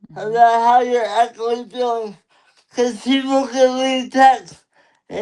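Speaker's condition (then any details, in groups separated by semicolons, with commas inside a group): Cerebral palsy; lifelong; limited energy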